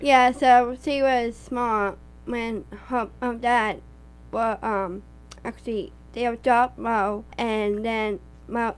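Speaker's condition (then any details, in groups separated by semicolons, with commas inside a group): Down syndrome; diagnosed after birth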